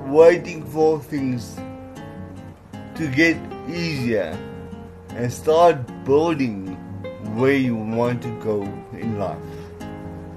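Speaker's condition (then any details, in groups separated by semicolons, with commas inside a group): Cerebral palsy; some words unclear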